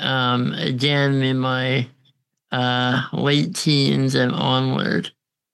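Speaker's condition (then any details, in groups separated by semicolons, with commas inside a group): Congenital muscular dystrophy; diagnosed at 6 months, chronically physically disabled; on a ventilator, goes downtown on own, more independent than ever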